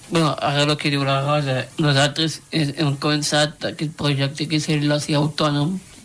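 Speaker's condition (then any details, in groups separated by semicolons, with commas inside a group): Down syndrome; three copies of chromosome 21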